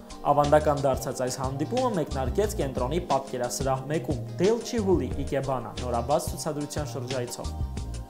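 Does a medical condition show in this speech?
No.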